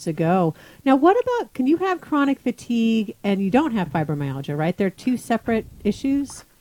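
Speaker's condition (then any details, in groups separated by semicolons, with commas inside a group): No condition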